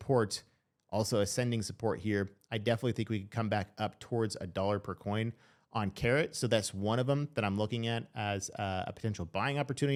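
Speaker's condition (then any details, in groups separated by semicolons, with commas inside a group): No condition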